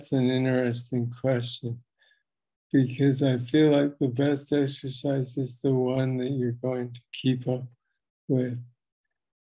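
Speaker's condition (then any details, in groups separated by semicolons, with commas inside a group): Parkinson's disease; voice is a weak point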